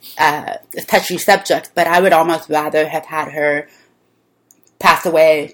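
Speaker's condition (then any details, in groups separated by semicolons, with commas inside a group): Deafness; deaf since childhood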